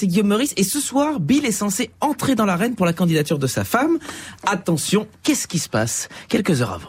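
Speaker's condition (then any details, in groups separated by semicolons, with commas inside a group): No condition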